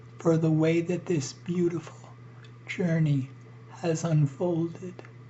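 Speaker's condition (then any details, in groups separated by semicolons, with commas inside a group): ALS; struggles to breathe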